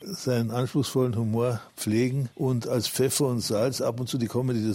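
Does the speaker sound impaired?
Yes: Parkinson's disease; public for about 11 years, almost no tremor, feels symptom-free when well adjusted; not trembling during interview, admitted to rehab bedridden two years ago, now walks with crutches.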